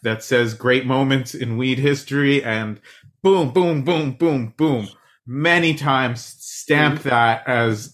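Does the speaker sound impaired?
No.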